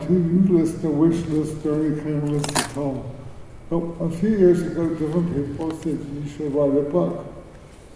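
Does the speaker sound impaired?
Yes: cerebral palsy; speech affected, choking episodes, choked on meat over 20 times, saved by Heimlich.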